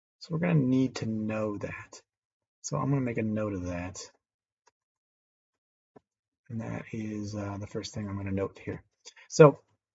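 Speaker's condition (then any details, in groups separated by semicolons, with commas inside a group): No condition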